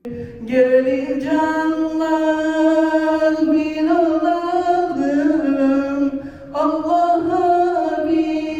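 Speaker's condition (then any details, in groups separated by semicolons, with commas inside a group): No condition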